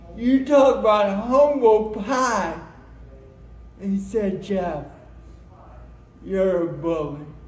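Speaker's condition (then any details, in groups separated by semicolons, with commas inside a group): Cerebral palsy; since birth, brain damage at birth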